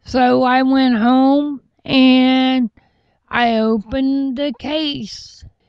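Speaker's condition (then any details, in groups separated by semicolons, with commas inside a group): Cerebral palsy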